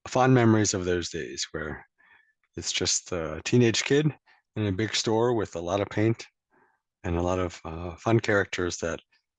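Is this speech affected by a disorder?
No.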